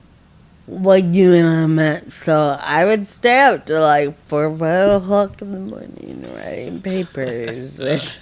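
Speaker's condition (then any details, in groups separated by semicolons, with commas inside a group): Friedreich ataxia, severe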